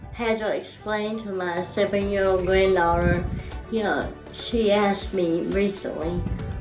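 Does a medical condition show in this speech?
Yes: cerebral palsy.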